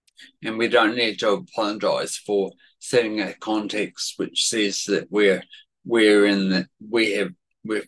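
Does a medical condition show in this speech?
Yes: cerebellar atrophy; said to be genetic, significant environmental component, affects speech and balance, worse when tired or stressed; speech a little worse than usual today.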